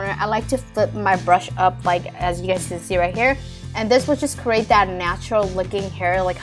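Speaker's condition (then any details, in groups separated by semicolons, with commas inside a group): No condition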